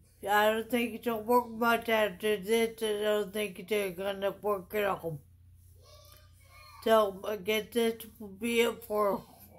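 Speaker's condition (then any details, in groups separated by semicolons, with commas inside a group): Traumatic brain injury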